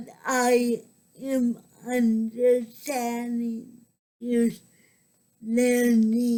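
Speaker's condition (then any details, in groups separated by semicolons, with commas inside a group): Cerebral palsy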